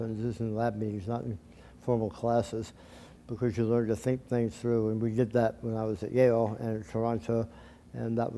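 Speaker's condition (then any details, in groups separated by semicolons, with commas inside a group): Tongue cancer surgery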